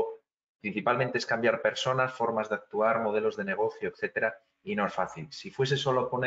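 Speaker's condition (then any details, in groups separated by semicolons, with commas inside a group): No condition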